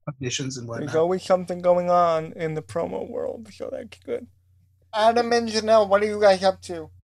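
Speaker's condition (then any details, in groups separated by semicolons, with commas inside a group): Cerebral palsy; voice sometimes sounds childlike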